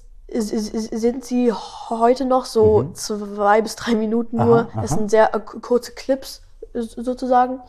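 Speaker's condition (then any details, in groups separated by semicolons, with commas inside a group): Stuttering; age 12; stuttering a lot now while talking about stuttering; fluent singing with melody, stutters rapping without melody, little in podcast episodes, often fast, better slower; repeated sounds, prolonged sounds, blocks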